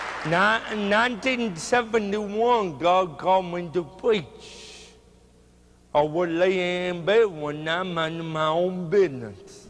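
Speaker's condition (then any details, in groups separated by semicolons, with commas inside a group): Cerebral palsy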